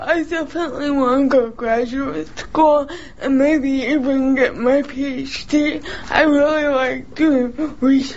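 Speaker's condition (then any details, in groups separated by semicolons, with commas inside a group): Cerebral palsy; permanent neurological disorder affecting body movement and muscle coordination, unable to handwrite; scribe writes for math tests in college, no accommodations at NASA, types quickly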